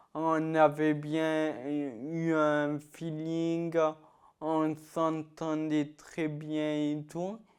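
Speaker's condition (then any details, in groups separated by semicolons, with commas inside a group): Ataxia-telangiectasia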